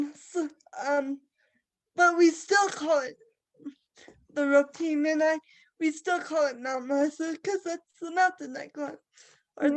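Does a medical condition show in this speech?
Yes: cerebral palsy.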